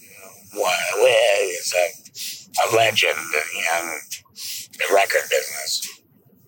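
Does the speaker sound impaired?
Yes: laryngectomy; esophageal speech, presses on neck daily to talk, rattles esophagus like vocal cords.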